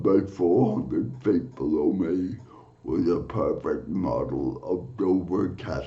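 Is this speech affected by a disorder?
Yes: cerebral palsy; from birth.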